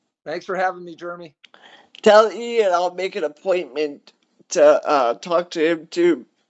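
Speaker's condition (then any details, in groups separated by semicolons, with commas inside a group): Cerebral palsy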